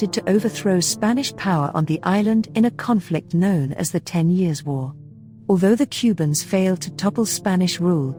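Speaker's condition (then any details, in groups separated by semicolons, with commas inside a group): No condition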